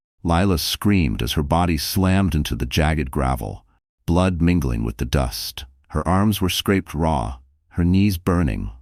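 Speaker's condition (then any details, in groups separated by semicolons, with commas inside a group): No condition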